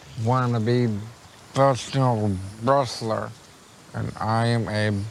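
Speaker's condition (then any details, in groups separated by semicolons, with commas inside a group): Down syndrome (acted)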